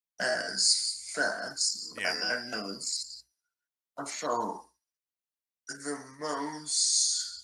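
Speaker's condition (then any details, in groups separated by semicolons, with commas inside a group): ALS; about one year since diagnosis, stem cell trial, progressing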